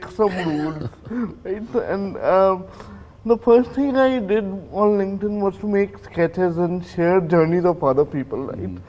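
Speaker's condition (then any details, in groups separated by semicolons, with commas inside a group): Cerebral palsy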